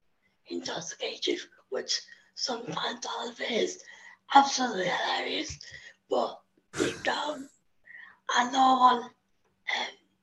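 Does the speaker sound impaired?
Yes: spastic quadriplegic cerebral palsy; needs help with most physical tasks, agency carers assist getting up and going to bed.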